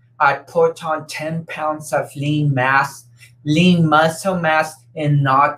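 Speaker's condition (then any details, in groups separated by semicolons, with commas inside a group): Cerebral palsy; affects speech and coordination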